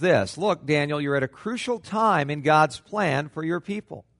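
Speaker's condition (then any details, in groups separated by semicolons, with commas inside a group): No condition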